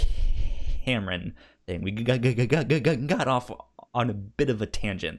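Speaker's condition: Stutter; speech impediment, past speech therapy; hears own voice through headphone monitoring while recording, finds it disorienting; therapist described costly in-ear device echoing own voice milliseconds late, said to help; repeated sounds

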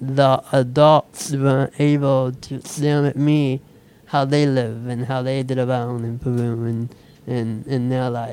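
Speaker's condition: Speech impediment; Google translator voice input once misrecognized speech

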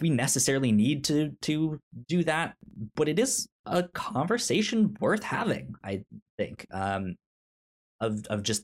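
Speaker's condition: Stutter; stutter since childhood, cause unknown, explained as brain moving faster than mouth, speech therapy in elementary school; stutter when talking; repeated sounds, repeated words

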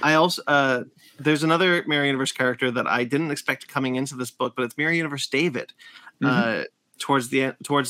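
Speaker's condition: No condition

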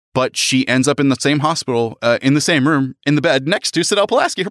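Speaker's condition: No condition

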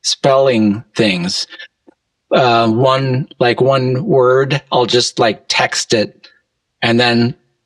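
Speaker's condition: Aphasia after stroke; stroke from brain bleed, early right hand weakness, could not wave or hold pencil, breathing tube early; few months after stroke, recovering, daily speech practice with help from others; slow speech, sometimes cannot speak well, initially no speech, relearned words, spelling relatively preserved

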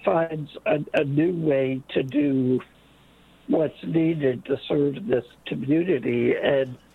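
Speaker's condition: Late-onset Pompe disease; physical activity limited

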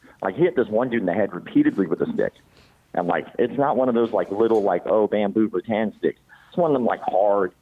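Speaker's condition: Cleft palate; congenital

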